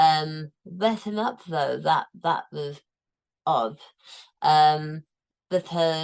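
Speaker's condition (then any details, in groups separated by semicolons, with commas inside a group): Tongue cancer, tongue removed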